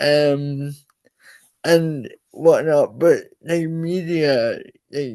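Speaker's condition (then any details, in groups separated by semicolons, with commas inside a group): Cerebral palsy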